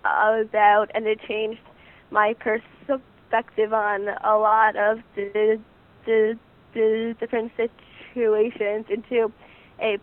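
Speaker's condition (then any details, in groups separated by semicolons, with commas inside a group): Stuttering; stuttering since beginning to talk, speech therapy with own speech therapist; about 18, starting college, therapy every two weeks, summer three-session intensive, Friends National Association; needs extra time to speak, letters to teachers, friends avoid filling in words; repeated words, prolonged sounds, blocks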